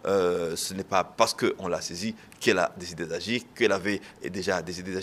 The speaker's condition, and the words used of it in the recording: None; typical speech.